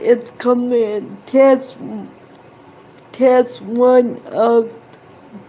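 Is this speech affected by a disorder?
Yes: cerebral palsy; present from birth.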